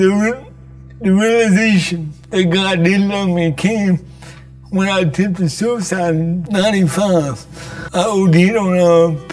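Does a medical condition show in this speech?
Yes: cerebral palsy; present since birth.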